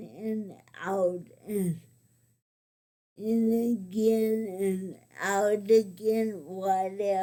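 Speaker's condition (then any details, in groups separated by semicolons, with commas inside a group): Cerebral palsy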